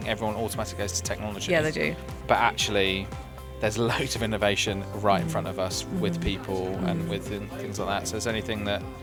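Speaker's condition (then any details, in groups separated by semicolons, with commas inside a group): No condition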